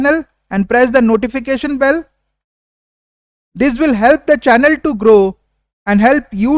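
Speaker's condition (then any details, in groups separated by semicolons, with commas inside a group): No condition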